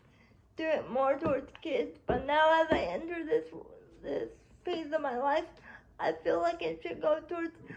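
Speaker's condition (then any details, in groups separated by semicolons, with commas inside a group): Cerebral palsy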